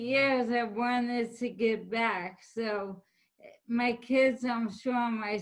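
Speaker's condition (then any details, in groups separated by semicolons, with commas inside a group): ALS; speech may be hard to understand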